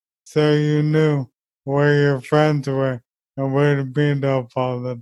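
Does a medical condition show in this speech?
Yes: ALS; toileting help.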